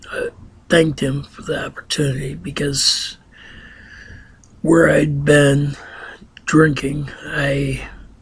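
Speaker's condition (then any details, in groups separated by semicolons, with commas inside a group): Ataxia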